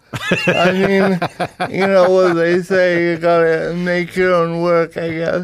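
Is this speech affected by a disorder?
Yes: cerebral palsy; power wheelchair user.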